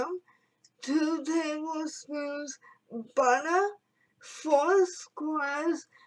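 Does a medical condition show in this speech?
Yes: cerebral palsy.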